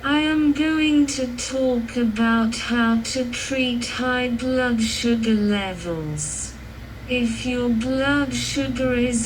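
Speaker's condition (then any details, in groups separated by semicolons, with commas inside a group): Cerebral palsy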